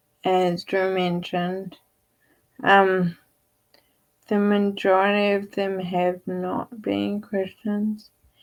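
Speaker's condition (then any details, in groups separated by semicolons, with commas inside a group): Friedreich's ataxia; wheelchair user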